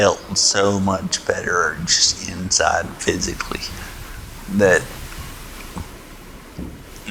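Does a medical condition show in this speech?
Yes: spinocerebellar ataxia type 1.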